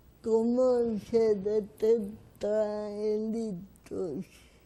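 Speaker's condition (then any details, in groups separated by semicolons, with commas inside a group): Cerebral palsy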